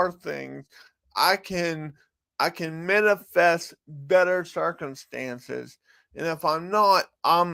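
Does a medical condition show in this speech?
Yes: cerebral palsy; from birth.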